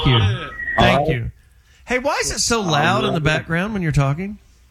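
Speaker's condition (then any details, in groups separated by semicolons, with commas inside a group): No condition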